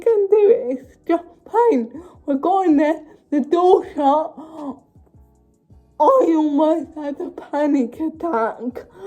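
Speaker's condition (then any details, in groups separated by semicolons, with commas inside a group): Cerebral palsy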